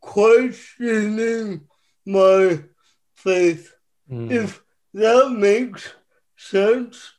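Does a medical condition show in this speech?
Yes: cerebral palsy; reported to make cerebral palsy stronger.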